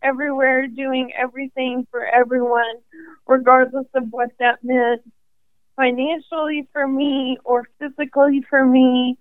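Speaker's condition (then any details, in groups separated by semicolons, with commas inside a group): ALS; diagnosed at 27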